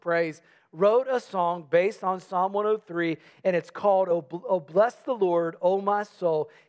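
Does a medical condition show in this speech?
No.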